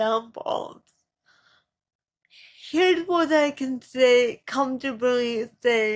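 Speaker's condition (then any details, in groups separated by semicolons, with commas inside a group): Cerebral palsy; speaks differently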